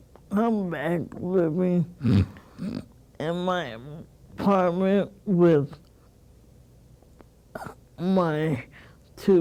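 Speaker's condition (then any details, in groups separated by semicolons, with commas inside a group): Cerebral palsy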